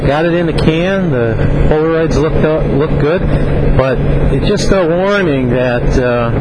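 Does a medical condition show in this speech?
No.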